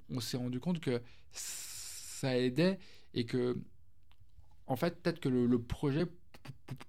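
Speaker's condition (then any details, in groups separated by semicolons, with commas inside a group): Stuttering; stuttering since early childhood, severe until age 20; until age 20 unable to say two words in a row, school oral work difficult; prolonged sounds, blocks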